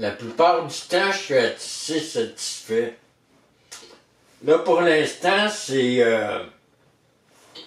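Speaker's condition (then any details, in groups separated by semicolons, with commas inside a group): Traumatic brain injury; surgery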